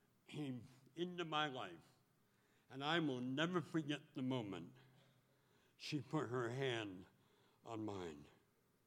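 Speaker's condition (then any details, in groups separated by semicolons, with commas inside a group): Speech impediment; voicing with clothespin on nose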